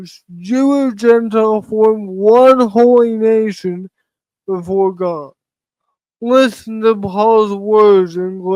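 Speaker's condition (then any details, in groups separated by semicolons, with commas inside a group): Cerebral palsy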